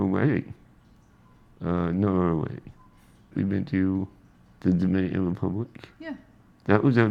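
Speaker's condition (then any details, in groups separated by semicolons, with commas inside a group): Spinal muscular atrophy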